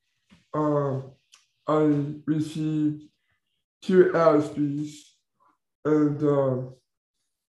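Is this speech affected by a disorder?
Yes: Down syndrome; intellectual disability.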